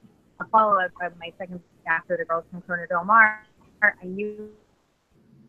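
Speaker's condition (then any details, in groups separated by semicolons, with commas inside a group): No condition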